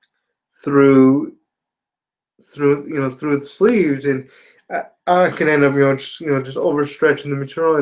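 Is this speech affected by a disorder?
Yes: spastic quadriplegia cerebral palsy.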